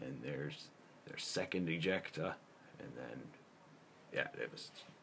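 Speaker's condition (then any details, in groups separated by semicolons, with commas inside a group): No condition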